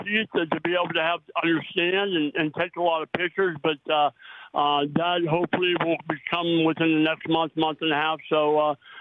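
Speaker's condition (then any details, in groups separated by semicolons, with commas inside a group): Oral cancer; may be hard to understand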